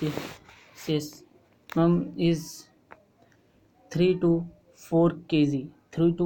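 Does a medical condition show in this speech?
No.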